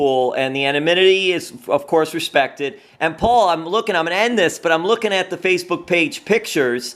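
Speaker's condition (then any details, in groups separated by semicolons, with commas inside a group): No condition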